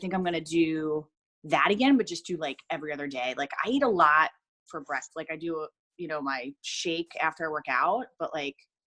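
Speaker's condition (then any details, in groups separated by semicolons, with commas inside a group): No condition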